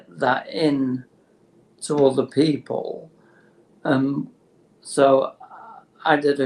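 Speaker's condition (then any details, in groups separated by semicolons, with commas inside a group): Motor neurone disease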